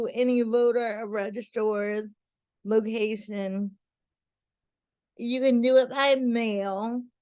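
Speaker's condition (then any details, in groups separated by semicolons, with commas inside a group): Cerebral palsy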